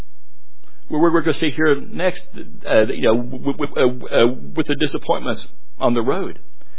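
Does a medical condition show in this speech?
Yes: stuttering; struggled with it for a while, adults at Haddale said he could not preach; preaching a full sermon, prays for clarity of speech, stutter not yet noticed; not noticeable to audience during this sermon; here repeated sounds, blocks.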